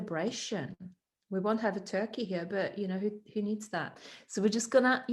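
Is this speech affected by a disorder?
No.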